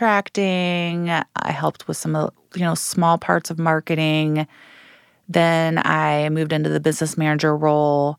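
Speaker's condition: No condition

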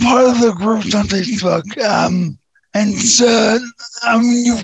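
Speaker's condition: Neurofibromatosis type 2; hearing and vision loss

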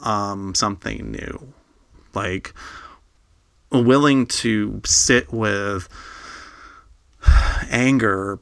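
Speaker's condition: Stuttering; onset in childhood; prolonged sounds

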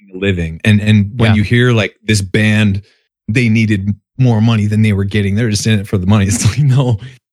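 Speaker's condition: No condition

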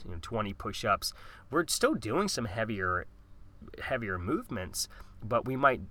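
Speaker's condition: No condition

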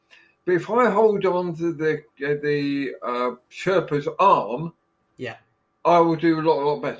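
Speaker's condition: Aphasia after stroke; stroke after operation led by Professor Linda Hands, relearned walking and speaking; cannot talk properly, thoughts intact but words come out wrong

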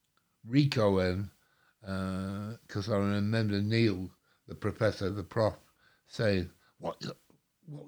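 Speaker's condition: Stroke; mini stroke since last podcast visit

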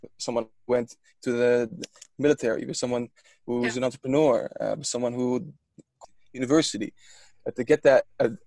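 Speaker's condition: Stuttering; stuttering during recording; own stuttering noted by speaker during conversation; repeated sounds, blocks

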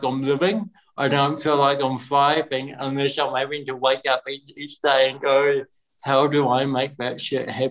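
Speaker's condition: Cerebral palsy; cerebral palsy since birth

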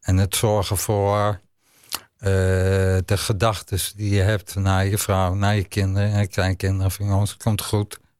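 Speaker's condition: ALS; tires quickly

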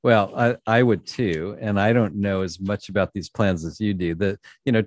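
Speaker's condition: No condition

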